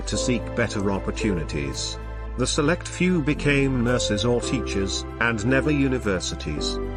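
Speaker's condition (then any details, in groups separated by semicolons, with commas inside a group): No condition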